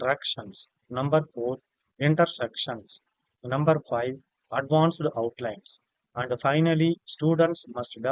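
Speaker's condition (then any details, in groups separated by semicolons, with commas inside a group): No condition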